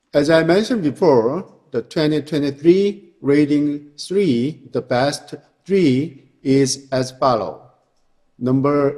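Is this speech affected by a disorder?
No.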